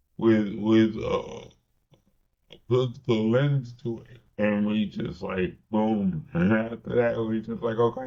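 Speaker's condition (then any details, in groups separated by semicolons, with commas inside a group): Cerebral palsy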